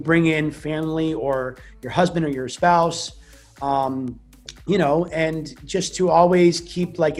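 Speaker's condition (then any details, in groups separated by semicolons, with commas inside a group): No condition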